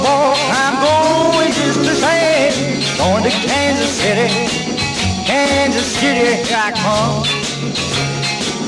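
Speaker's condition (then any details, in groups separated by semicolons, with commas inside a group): No condition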